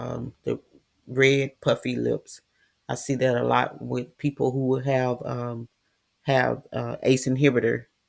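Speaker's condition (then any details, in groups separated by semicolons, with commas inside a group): No condition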